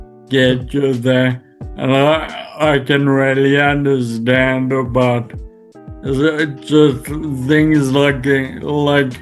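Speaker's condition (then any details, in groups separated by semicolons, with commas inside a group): Friedreich's ataxia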